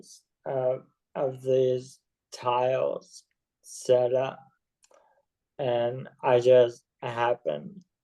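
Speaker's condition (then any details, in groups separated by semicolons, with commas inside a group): ALS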